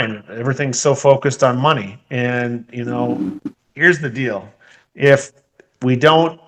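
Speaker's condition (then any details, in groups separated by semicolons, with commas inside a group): No condition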